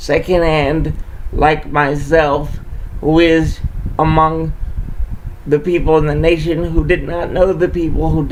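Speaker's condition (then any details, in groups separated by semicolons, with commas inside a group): Cerebral palsy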